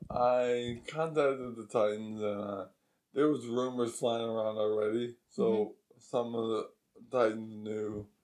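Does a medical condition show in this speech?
Yes: ALS; progressive weakness, reduced athletic performance before diagnosis.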